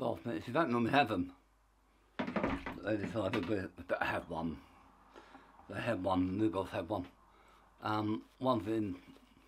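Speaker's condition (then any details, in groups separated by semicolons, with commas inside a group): Tongue cancer; slurred, worse when tired or hot, saliva builds, relearned swallowing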